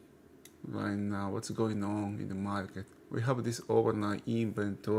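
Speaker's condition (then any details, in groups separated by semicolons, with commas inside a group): No condition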